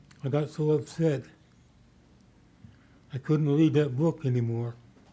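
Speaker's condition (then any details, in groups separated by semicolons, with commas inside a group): Parkinson's disease; new medication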